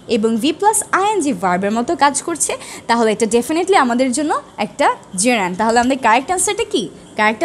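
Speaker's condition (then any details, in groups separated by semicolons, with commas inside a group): No condition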